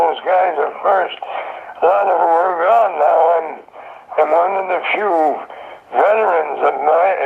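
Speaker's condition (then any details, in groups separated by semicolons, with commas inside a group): Throat cancer; survivor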